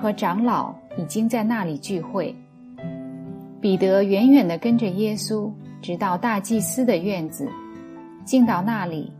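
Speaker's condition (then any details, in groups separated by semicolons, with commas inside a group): No condition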